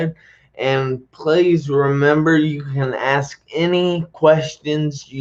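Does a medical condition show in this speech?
Yes: traumatic brain injury.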